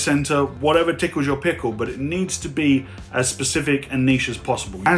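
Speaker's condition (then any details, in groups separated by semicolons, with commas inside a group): No condition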